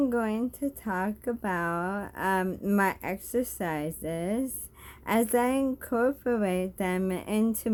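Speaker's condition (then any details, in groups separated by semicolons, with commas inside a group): Bulbar ALS; bulbar onset in lip and tongue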